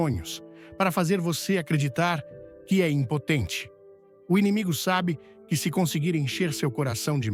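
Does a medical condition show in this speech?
No.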